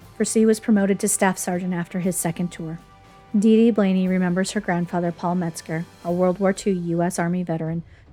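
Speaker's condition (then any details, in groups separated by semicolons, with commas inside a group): No condition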